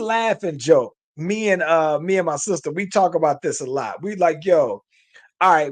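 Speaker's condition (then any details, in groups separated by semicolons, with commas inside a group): No condition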